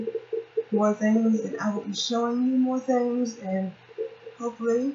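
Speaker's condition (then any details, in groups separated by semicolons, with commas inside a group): Cerebral palsy; since childhood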